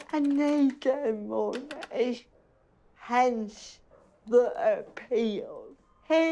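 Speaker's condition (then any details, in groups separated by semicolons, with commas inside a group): Ataxic cerebral palsy; speech affected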